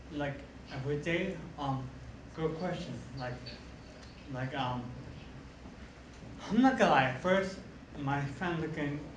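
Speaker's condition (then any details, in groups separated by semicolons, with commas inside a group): Traumatic brain injury; walking now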